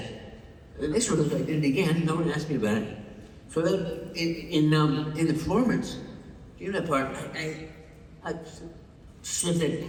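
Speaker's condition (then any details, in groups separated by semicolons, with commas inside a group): Parkinson's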